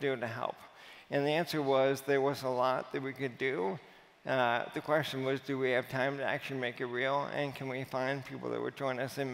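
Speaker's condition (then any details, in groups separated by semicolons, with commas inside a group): Amyotrophic lateral sclerosis; speech audibly affected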